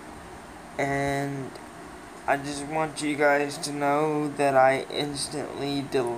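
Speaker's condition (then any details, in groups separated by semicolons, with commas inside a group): Cerebral palsy, mild; speech sometimes affected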